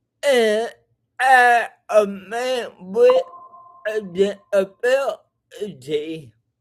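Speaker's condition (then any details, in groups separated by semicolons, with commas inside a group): Cerebral palsy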